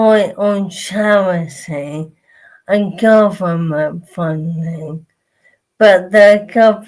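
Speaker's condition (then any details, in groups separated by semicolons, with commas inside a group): Motor neurone disease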